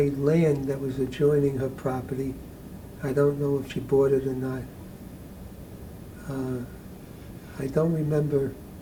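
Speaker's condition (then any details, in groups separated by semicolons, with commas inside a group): Parkinson's disease; very poor memory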